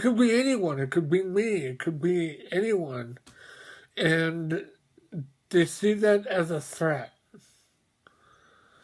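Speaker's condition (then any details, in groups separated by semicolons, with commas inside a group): Mobius syndrome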